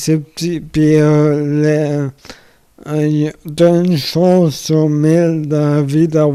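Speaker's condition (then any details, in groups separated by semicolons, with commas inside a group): Amyotrophic lateral sclerosis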